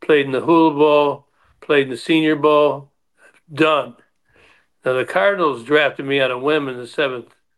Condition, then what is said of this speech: Parkinson's disease. You have less to to, to protrude, and uh, you know therapy is a must.